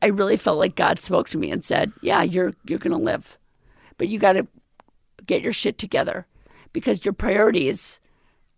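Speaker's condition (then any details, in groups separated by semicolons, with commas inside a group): Left vocal cord paralysis, left unilateral; current voice temporary after recent surgery, could not talk or swallow during acute illness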